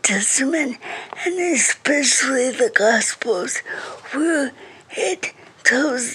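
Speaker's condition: Cerebral palsy; speech affected, reading very slow

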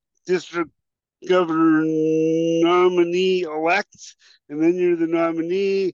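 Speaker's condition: Cerebral palsy; some 40 years ago

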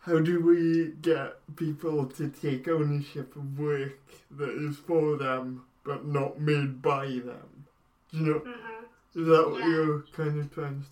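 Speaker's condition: Cerebral palsy; brain damage at or around birth, affects coordination and muscle control of whole body

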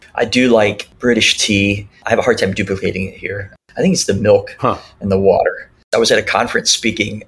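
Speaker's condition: Cleft lip and palate; many surgeries in childhood

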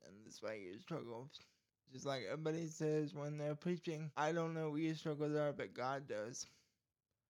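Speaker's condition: Cerebral palsy

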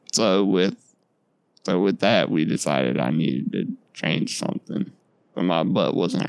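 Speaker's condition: Duchenne muscular dystrophy; lifelong

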